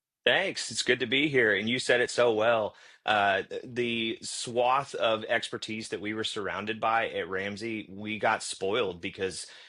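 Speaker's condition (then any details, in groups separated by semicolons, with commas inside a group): No condition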